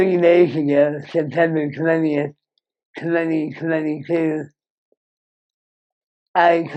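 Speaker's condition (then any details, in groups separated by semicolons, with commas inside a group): Moebius syndrome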